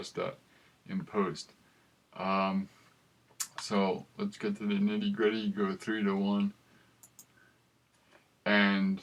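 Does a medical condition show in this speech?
Yes: cerebral palsy; affects gait and walking.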